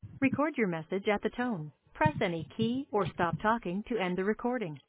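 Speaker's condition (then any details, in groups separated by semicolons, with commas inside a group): No condition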